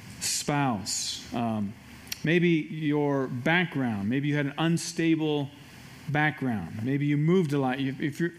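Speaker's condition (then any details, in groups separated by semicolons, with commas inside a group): No condition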